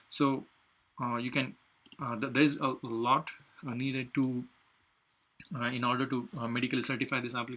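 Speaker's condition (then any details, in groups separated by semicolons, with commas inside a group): No condition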